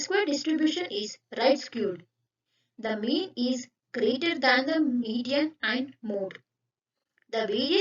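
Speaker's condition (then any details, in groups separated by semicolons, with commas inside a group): No condition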